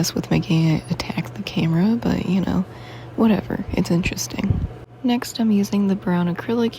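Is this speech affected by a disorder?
No.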